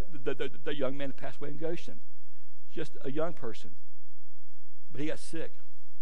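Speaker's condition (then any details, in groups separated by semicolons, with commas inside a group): Stuttering; once felt speech made preaching impossible; jokes listeners probably haven't noticed; repeated sounds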